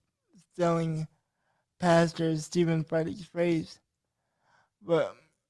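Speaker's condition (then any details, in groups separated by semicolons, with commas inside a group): Cerebral palsy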